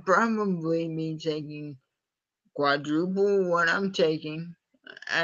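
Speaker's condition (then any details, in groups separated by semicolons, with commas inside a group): Cerebral palsy; from birth, uses wheelchair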